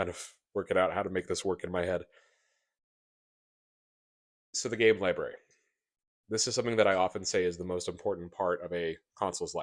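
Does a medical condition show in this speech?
No.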